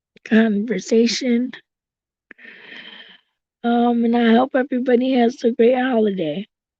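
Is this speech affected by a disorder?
Yes: cerebral palsy; tracheotomy.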